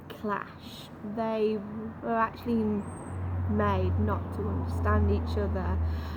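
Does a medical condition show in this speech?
No.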